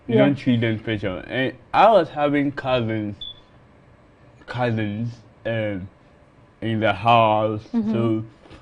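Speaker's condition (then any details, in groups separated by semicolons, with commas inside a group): Cerebral palsy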